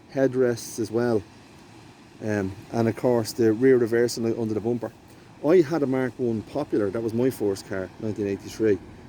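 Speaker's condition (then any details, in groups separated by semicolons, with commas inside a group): No condition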